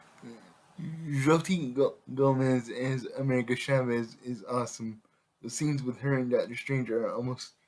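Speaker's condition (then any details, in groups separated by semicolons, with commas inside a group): Cerebral palsy; affects all muscles; able to speak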